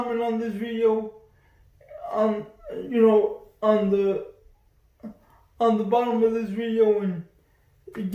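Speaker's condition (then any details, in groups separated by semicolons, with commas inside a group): Cerebral palsy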